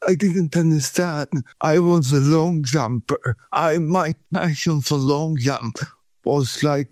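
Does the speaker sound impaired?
Yes: cerebral palsy; cramp and pain free in Thailand, pain returns in Sweden.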